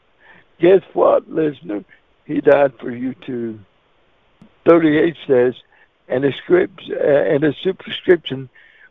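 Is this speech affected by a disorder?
Yes: cerebral palsy; wheelchair user.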